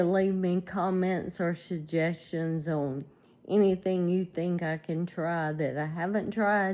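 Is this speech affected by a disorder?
Yes: ALS.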